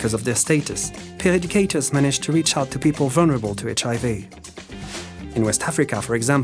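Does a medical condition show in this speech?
No.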